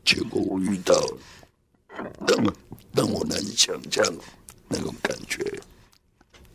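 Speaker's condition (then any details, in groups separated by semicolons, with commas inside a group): Laryngectomy for hypopharyngeal cancer; total laryngectomy for stage four hypopharyngeal cancer diagnosed at 45, smoker since junior high; esophageal speech learned at 中華民國無喉者復聲協會; hoarse voice before diagnosis, voice lost after surgery, 1.5 years to say own name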